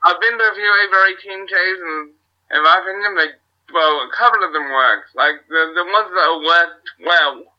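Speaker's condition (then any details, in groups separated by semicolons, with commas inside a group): Cerebral palsy; wheelchair user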